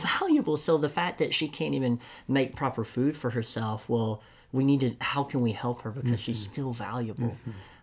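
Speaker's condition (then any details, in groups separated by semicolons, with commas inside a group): Cleft lip and palate; congenital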